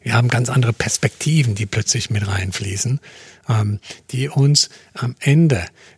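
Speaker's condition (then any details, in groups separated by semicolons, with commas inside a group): No condition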